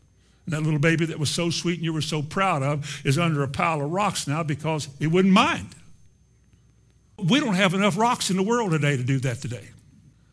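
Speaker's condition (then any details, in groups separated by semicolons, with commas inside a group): No condition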